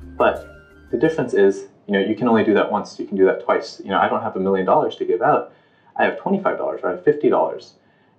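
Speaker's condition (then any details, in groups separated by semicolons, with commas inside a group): No condition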